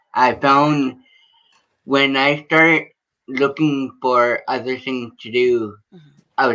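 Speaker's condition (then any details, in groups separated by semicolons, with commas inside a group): Cerebral palsy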